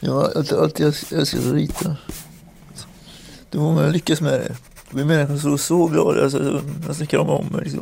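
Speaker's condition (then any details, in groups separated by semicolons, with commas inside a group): Atypical Parkinson's; very rare atypical form, onset finger tremors, fluctuating movement, growing stiffness, sometimes cannot leave bed; hands working at present; sudden slurring mid-conversation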